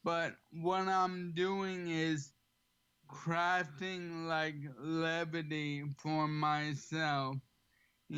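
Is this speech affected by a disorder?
Yes: ALS; slightly slurred, has to slow down.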